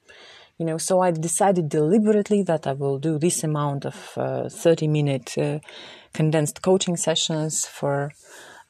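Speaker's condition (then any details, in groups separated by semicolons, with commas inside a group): No condition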